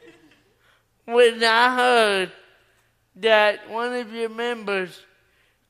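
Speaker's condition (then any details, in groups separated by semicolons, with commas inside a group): Cerebral palsy; uses left hand only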